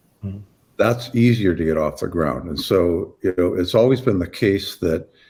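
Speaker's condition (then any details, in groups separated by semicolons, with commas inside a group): No condition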